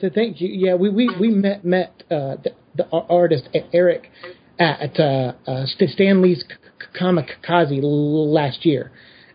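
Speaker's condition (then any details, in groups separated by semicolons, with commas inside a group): Stutter; noticeable enough that listeners might mistake it for audio problems; repeated sounds, repeated words, blocks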